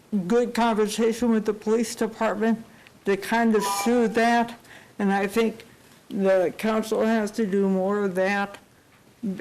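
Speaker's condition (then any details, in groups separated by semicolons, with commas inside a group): Cerebral palsy; unable to type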